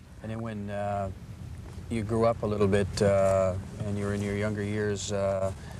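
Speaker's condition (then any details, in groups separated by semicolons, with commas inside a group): No condition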